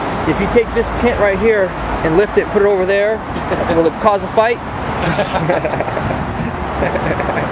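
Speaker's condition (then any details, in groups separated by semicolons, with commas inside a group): No condition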